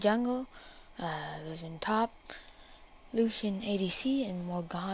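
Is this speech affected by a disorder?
No.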